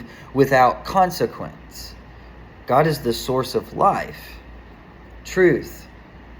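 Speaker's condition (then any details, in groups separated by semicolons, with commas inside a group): No condition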